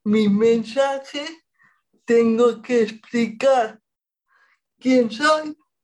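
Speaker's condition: Cerebral palsy; present at least 40 years

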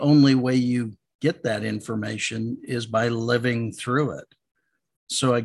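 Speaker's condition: No condition

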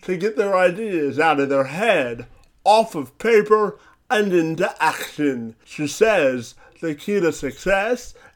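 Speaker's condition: Cerebral palsy; spastic quadriplegic

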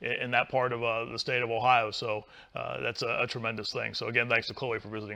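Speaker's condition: No condition

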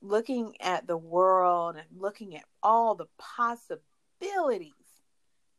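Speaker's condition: No condition

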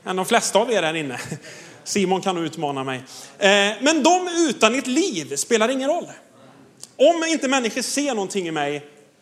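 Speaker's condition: No condition

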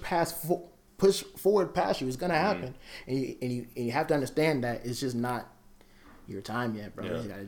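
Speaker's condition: Stuttering; also raps; repeated sounds, repeated words

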